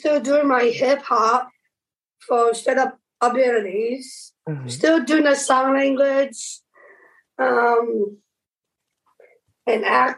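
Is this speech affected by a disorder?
Yes: Down syndrome; from birth; young adult; speech praised as impressive by co-star Sean McElwee.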